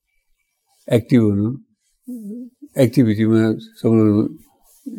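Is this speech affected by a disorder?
Yes: Parkinson's disease; elderly; slurred, jumbled speech, sometimes hard to understand, sometimes sounds fine, dry mouth.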